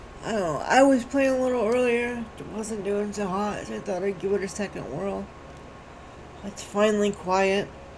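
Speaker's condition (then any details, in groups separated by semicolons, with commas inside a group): Cerebral palsy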